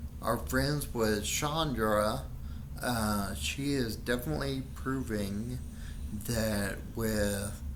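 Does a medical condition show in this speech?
Yes: Friedreich's ataxia.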